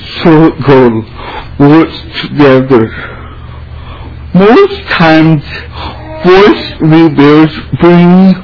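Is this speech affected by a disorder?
Yes: cerebral palsy; drives own car.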